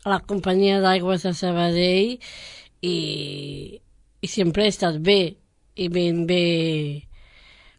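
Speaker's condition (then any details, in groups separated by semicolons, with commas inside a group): Down syndrome; congenital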